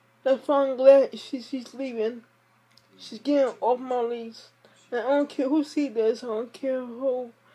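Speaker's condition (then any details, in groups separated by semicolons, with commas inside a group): Speech impairment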